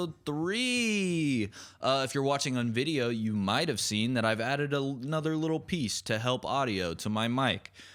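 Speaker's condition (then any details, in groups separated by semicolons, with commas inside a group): No condition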